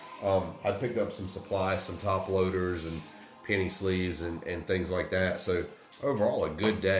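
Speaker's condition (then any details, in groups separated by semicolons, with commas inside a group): No condition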